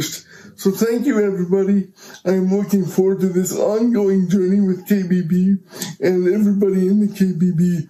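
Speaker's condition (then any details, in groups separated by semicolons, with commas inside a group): Cerebral palsy; power wheelchair user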